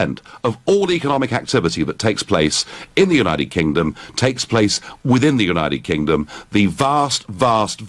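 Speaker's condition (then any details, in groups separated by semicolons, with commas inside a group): No condition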